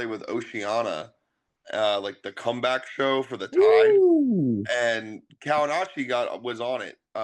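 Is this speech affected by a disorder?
No.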